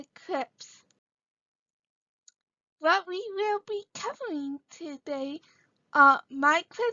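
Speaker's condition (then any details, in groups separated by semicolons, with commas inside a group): Cerebral palsy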